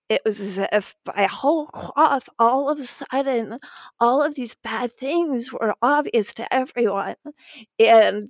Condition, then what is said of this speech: Spasmodic dysphonia. And you want to give our audience a little bit more context on you so that they know their audio isn't glitching here?